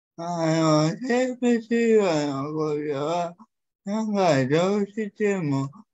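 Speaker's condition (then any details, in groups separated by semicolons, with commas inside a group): Cerebral palsy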